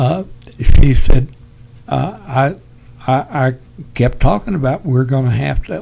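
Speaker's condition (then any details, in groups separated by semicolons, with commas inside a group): Parkinson's; tremors as early symptom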